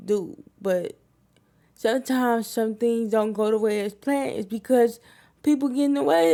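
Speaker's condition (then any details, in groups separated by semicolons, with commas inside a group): Cerebral palsy; wheelchair user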